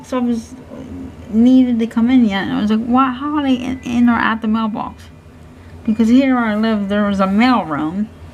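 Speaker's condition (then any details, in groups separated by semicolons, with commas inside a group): Cerebral palsy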